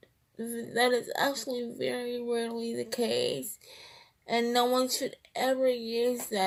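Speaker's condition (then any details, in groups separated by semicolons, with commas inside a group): Cerebral palsy, triplegia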